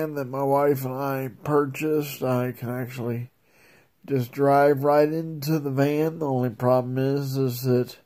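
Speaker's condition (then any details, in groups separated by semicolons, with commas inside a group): Multiple sclerosis; likely primary progressive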